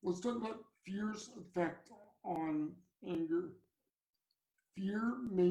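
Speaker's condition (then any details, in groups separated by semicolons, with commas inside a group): Cerebral palsy; from birth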